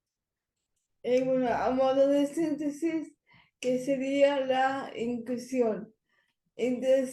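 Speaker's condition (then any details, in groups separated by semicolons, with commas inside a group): Cerebral palsy; speech not very good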